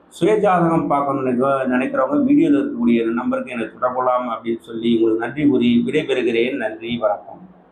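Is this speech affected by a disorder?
No.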